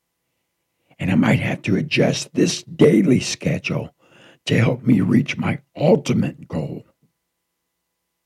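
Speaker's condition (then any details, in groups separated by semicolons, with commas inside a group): Throat cancer, partial laryngectomy; lost part of voice, feels limited in how much can speak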